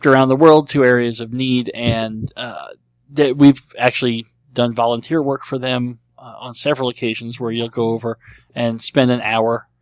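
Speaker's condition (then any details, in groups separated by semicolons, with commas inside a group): Cleft lip and palate; treated as a baby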